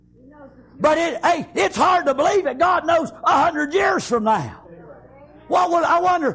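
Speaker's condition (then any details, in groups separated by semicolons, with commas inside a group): No condition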